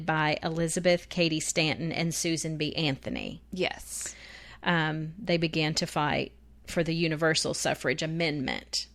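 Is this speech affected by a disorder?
No.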